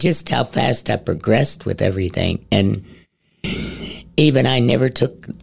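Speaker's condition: Head and neck cancer, stage 4, into voice box

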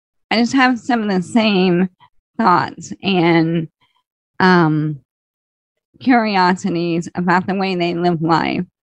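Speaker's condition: ALS, slow progressing

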